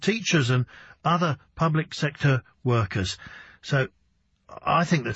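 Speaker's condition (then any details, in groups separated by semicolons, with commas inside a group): No condition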